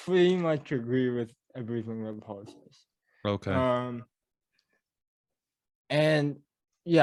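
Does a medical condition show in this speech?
Yes: cerebral palsy; caused by birth trauma, spinal damage; mild; mild speech impediment.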